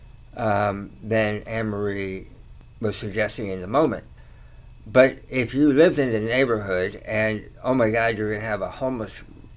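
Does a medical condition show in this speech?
Yes: tongue cancer surgery; three or four tongue surgeries, chemotherapy, radiation, long convalescence; slight slur, talks okay.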